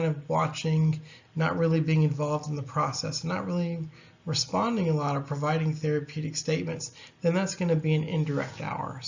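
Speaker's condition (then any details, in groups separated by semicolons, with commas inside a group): No condition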